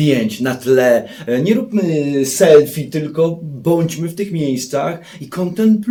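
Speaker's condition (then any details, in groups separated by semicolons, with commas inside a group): No condition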